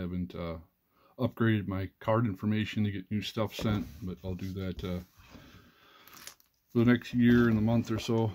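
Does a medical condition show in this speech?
No.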